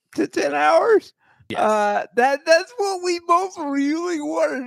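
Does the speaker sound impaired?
Yes: cerebral palsy; eyes wander, trouble focusing eyes, difficulty focusing in vr, wears eyewear partly because of wandering eyes; voice always shot.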